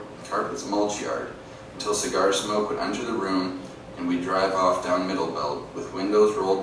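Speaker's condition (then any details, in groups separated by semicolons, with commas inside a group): No condition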